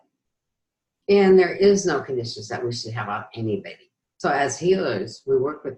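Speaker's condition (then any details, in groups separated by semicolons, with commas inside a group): No condition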